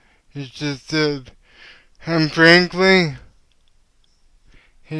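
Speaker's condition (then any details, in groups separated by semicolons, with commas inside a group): Cerebral palsy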